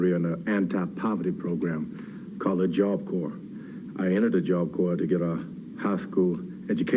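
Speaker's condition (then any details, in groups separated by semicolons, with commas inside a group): No condition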